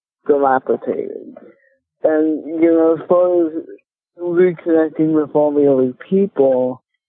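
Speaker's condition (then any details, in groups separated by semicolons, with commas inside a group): Cerebral palsy; speech affected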